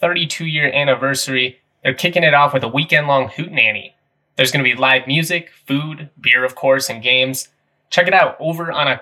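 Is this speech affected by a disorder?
No.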